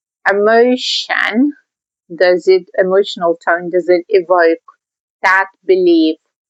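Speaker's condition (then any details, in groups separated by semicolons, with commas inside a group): No condition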